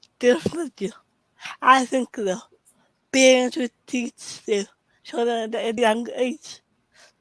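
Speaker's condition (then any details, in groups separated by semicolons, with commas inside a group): Cerebral palsy; present from birth; speech often hard to understand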